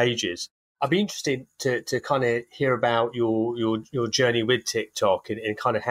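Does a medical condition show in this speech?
No.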